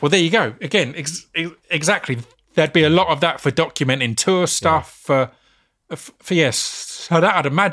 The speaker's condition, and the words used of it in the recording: Stuttering. Yeah. And then I speak and I've got a stammer and it ruins everything.